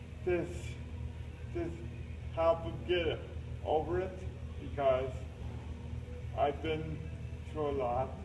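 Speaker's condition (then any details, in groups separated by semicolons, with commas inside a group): Cerebral palsy; uses a lift for transfers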